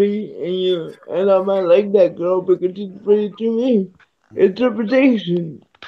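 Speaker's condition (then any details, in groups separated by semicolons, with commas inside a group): Cerebral palsy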